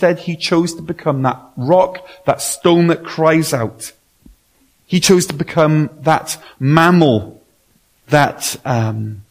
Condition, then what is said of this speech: Stuttering. Now, for me, I'm a nervous stutterer who was called into ministry.